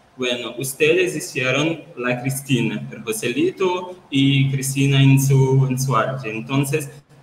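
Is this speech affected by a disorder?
No.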